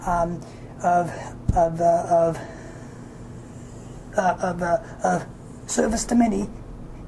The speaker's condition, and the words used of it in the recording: Stuttering. So um, you know, it's not your mic.